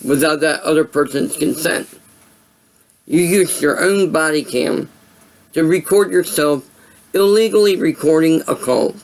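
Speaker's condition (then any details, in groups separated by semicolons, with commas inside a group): Cerebral palsy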